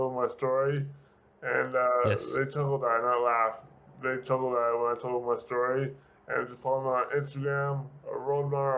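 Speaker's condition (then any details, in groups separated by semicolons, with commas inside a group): Severe brain injury; speech affected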